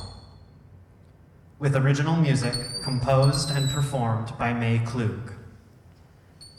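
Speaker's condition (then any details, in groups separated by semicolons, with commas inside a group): No condition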